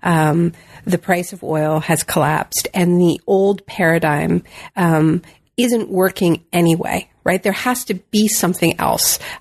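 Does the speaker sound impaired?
No.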